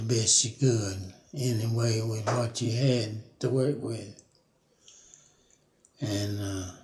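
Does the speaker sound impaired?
Yes: Parkinson's disease; never broken a bone.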